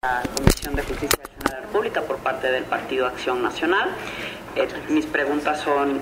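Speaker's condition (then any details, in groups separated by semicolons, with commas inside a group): No condition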